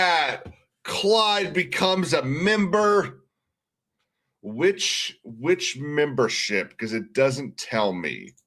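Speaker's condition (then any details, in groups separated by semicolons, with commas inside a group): No condition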